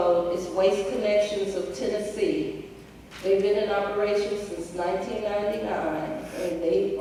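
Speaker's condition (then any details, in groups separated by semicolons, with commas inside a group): No condition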